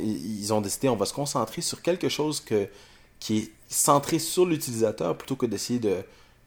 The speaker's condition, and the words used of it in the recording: No condition.